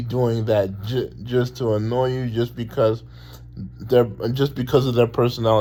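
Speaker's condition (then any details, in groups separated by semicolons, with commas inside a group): Cerebral palsy; talks very well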